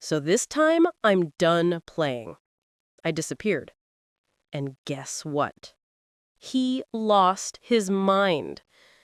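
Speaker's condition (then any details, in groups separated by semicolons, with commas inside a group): No condition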